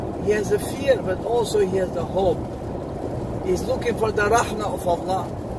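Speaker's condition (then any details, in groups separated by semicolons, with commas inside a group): No condition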